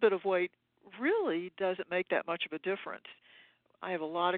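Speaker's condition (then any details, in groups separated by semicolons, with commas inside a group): No condition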